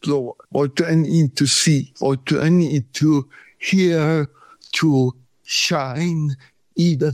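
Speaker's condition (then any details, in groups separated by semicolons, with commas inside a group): Cerebral palsy; shaking body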